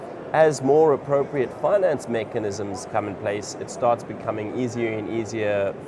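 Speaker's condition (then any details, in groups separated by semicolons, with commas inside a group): No condition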